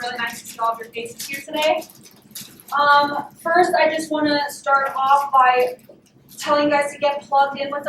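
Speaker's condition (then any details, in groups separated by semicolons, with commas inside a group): No condition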